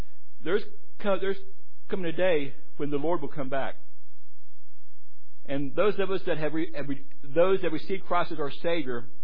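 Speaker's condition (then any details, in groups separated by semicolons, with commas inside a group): Stuttering; repeated sounds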